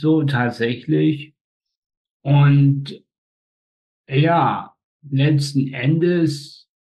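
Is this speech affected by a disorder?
Yes: spastic tetraparesis; birth injury, cord around neck, oxygen loss up to 15 minutes, all four limbs, facial paralysis; slightly hoarse from many speeches; difficulties controlling speech.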